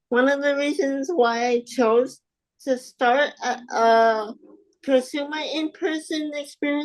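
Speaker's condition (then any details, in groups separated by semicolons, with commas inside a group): Spastic quadriplegic cerebral palsy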